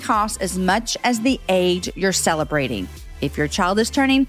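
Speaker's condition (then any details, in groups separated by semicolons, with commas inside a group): No condition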